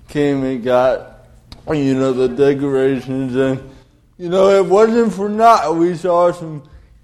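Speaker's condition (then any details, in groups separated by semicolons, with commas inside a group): Cerebral palsy; delayed development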